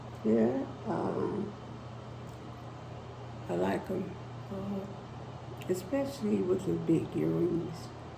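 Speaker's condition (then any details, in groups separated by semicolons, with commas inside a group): Spinal neurosarcoidosis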